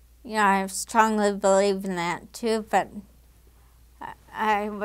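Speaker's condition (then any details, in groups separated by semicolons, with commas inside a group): Damaged diaphragm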